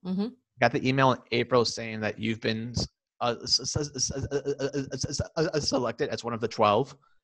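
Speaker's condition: Stuttering; stuttering since childhood, earlier speech therapy, speech therapy again junior and senior college years in Hattiesburg; stuttering varies day to day, much more disfluent when nervous, e.g. public speaking, reading aloud; repeated sounds, prolonged sounds

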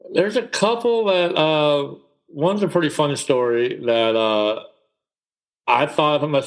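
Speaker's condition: Cleft palate; congenital cleft palate

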